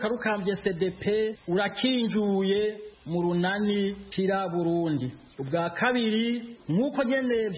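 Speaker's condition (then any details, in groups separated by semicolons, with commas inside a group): No condition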